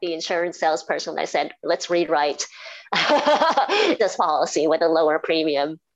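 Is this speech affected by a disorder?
Yes: cleft palate and cleft lip; congenital, diagnosed as a baby, roof of mouth split into two, speech therapy as a teenager; speech described as very clear after speech therapy; formerly very difficult to speak properly, teachers could not hear speech in class, now clear.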